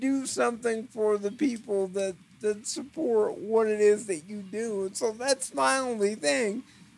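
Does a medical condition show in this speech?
Yes: cerebral palsy; eyes wander, trouble focusing eyes, difficulty focusing in VR, wears eyewear partly because of wandering eyes; eyes appear to look up as if about to pass out when thinking or talking.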